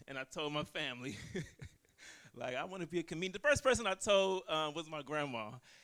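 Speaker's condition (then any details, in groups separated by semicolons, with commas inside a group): No condition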